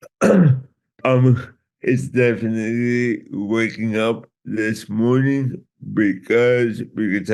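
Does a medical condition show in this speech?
Yes: cerebral palsy; from birth.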